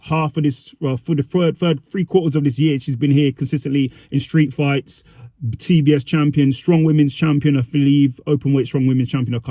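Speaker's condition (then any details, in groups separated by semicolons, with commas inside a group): No condition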